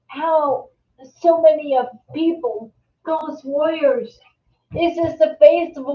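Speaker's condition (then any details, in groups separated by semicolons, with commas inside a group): Multiple sclerosis; secondary progressive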